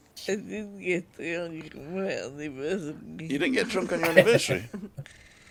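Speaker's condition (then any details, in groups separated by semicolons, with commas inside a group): Multiple sclerosis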